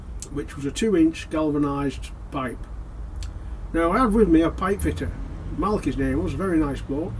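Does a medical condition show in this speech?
No.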